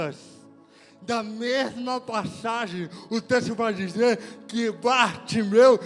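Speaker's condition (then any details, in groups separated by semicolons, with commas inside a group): Cerebral palsy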